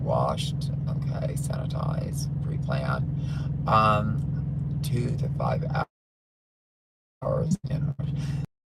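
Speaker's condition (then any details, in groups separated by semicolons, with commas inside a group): No condition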